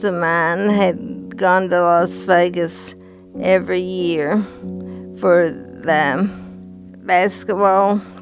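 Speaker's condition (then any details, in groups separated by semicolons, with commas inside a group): Parkinson's disease; onset in early 50s, full body tremor with fall, Requip for 7 to 8 years; off Requip, tremors a lot worse, trouble walking, recently got cane, uses walker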